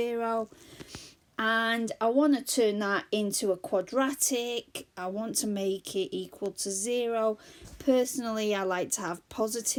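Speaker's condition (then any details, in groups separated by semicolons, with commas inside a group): No condition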